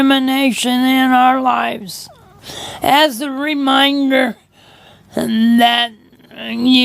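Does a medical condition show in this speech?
Yes: cerebral palsy.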